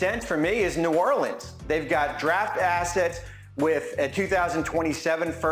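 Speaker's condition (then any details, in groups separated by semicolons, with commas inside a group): No condition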